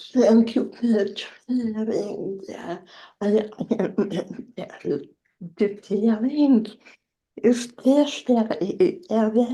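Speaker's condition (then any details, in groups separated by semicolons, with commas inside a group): Generalized dystonia; generalized, leg weakness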